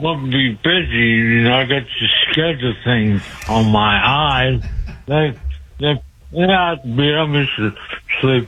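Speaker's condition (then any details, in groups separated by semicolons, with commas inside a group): Speech impediment; cause unclear, stabbed by girlfriend and hit on head with ashtray years ago; rapid fire news delivery, excited, asked to get closer to microphone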